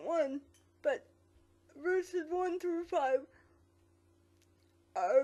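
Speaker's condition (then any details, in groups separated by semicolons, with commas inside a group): Quadriplegic cerebral palsy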